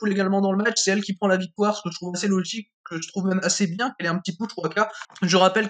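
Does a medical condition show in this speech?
No.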